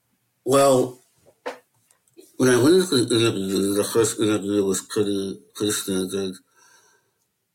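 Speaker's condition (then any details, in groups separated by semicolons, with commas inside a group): Möbius syndrome; no facial nerve control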